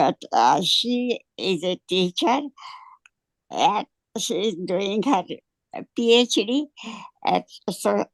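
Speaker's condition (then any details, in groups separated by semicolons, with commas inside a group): Dystonia; affects throat upward; 4 to 5 years duration; hard time talking, throat spasms on exertion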